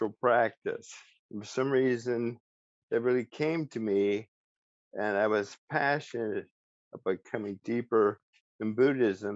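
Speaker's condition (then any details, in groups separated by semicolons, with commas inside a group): ALS; speech still preserved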